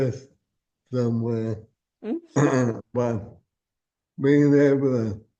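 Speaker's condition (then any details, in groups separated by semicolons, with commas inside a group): ALS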